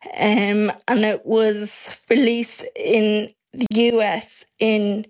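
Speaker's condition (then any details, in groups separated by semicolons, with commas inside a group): Friedreich's ataxia; onset at age 12, walking aid within a year, wheelchair for long distances within 4 years, wheelchair bound by school end; progressive, 16 years since onset, supplements only, no Skyclarys, reactive physio, speech therapy; speech drastically declining yearly, voice recorded for future synthetic voice, worsening swallow, uses dysphagia cups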